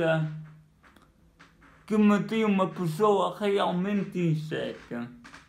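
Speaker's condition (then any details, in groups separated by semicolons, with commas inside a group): Cerebral palsy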